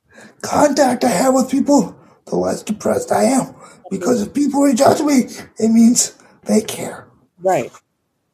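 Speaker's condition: Cerebral palsy; dad assists daily

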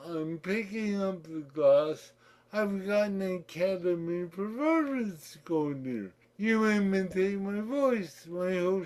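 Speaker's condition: Cerebral palsy; speech therapy in childhood, distinctive voice, imitated by friend Fred

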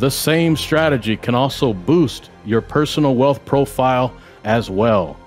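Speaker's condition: No condition

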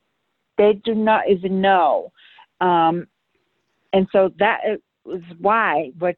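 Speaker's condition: Brain aneurysm rupture; relearned walking and talking

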